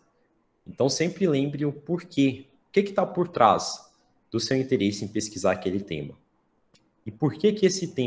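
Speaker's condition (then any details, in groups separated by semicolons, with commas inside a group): No condition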